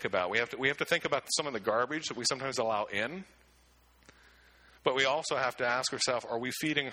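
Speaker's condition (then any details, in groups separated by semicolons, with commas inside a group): No condition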